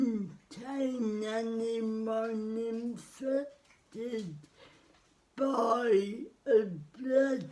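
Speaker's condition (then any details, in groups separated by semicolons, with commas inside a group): Cerebral palsy; spastic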